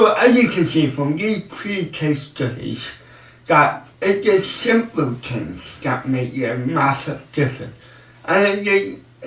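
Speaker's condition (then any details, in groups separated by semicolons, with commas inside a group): Cerebral palsy; mild, ataxic type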